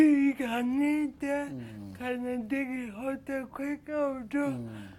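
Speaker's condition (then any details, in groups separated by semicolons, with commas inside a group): Cerebral palsy; speaks slowly, speaking effortful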